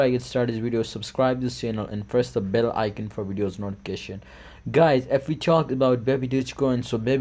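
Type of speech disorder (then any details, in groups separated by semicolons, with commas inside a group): None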